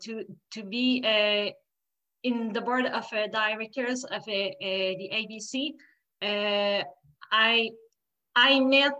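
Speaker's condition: Stuttering, blocks; stuttering since childhood, persisting into adulthood, stuttered more during first COVID lockdown while talking less; stutters during this podcast; mostly blocks rather than repetitions, poorly coordinated speech movements, talking physically exhausting, hard to do other tasks while talking; repeated words, prolonged sounds

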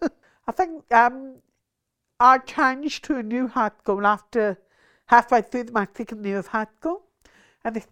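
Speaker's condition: Deafness from birth, congenital, rubella-related; learned to speak well, communication a strength

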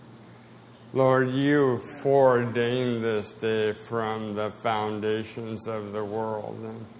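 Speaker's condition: Spasticity, mild

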